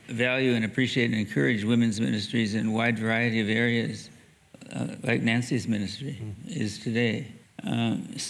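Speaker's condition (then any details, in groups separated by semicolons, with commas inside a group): Parkinson's disease; reduced voice volume, uses classroom microphone, dictates with naturally speaking software, not standard strong dopamine medication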